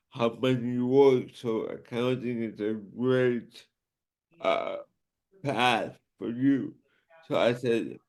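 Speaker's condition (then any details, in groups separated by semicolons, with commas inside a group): Cerebral palsy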